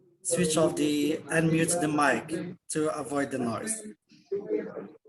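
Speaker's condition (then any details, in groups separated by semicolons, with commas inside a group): No condition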